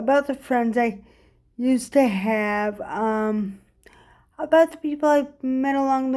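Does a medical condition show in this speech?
Yes: cerebral palsy.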